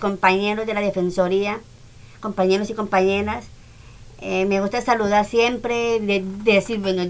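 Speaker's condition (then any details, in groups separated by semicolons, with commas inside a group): Down syndrome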